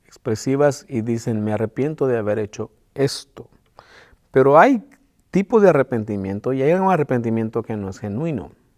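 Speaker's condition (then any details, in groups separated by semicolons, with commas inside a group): No condition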